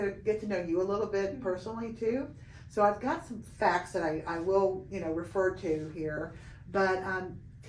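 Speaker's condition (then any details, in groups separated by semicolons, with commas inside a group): No condition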